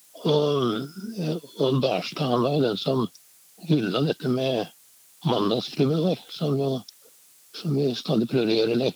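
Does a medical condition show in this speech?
Yes: Parkinson's disease; main medication switched, hand flexibility regained, daily exercise since age 60, physiotherapists, physical capacity maintained.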